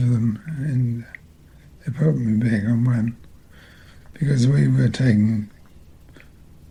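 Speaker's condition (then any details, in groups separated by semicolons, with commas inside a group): Multiple system atrophy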